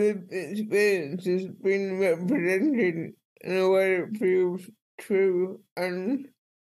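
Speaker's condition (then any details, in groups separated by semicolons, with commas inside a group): Cerebral palsy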